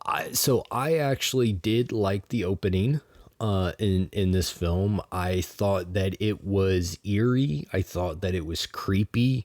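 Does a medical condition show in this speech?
No.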